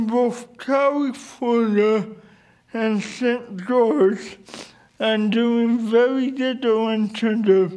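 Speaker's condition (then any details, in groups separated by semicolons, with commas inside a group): Cerebral palsy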